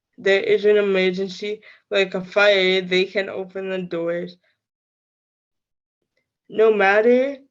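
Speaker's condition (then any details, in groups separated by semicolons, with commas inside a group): Cerebral palsy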